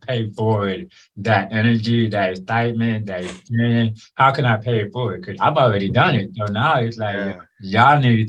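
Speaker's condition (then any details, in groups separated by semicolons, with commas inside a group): Born deaf; congenital deafness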